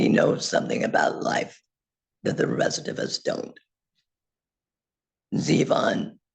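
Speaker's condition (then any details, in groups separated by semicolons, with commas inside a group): Laryngectomy; total laryngectomy, voice prosthesis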